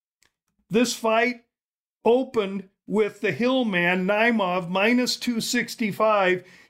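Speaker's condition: No condition

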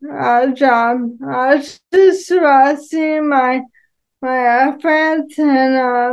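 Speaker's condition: ALS; ALS diagnosed at age 33, quick early progression, cane within four months, later walker

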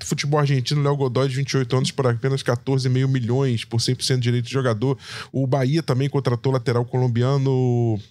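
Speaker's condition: No condition

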